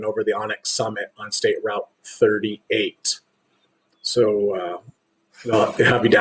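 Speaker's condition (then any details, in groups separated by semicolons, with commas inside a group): No condition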